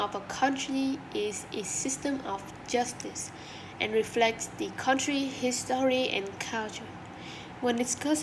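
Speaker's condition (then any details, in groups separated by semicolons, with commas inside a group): No condition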